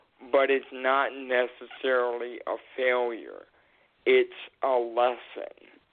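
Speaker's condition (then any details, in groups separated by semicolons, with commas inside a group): Cerebral palsy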